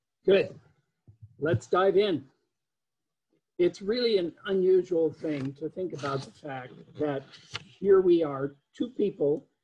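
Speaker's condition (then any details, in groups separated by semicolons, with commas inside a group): No condition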